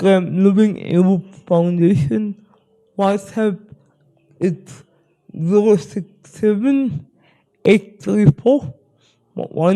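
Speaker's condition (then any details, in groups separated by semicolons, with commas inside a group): Spastic cerebral palsy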